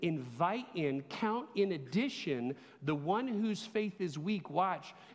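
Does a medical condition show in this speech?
No.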